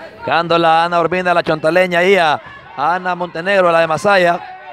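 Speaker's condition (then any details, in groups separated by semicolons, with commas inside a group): No condition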